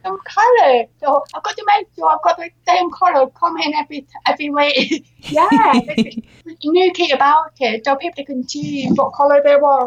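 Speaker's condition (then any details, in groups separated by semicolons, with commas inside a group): Deafness with cochlear implant; cochlear implant for about 10 years; relies on lip reading to understand others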